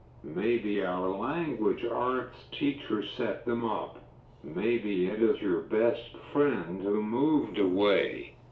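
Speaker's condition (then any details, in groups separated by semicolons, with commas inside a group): Cerebral palsy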